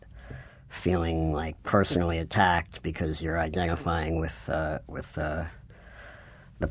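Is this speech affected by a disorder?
Yes: cleft palate.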